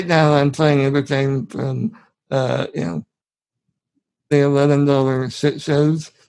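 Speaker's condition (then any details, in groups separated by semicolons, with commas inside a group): Spinal muscular atrophy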